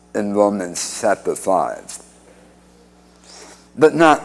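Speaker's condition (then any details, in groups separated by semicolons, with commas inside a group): Speech impediment after cancer surgery; radiation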